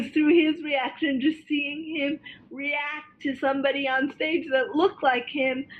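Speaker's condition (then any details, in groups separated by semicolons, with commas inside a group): Cerebral palsy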